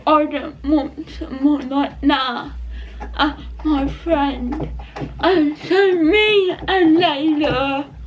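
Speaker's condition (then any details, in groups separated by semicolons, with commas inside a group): Cerebral palsy; not quadriplegic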